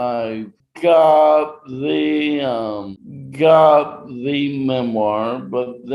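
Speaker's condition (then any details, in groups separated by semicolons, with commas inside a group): Traumatic brain injury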